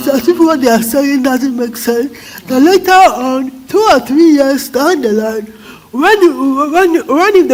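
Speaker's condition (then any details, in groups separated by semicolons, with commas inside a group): Cerebral palsy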